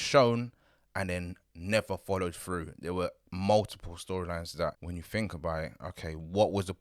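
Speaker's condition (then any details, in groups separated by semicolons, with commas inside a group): No condition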